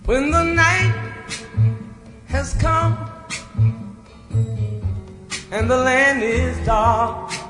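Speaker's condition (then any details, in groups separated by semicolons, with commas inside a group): No condition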